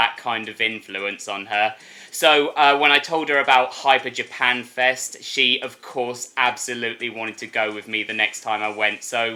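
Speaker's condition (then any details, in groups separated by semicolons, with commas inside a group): No condition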